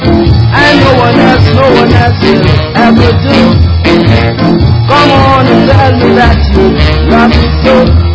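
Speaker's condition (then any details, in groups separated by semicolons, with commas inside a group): No condition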